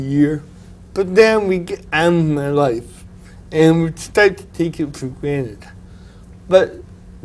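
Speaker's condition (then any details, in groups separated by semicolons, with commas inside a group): Cerebral palsy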